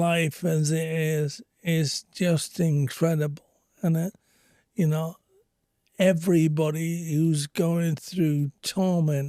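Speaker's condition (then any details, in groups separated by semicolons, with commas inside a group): Speech apraxia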